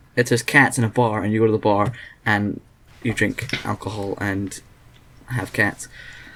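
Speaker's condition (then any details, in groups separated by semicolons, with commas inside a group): No condition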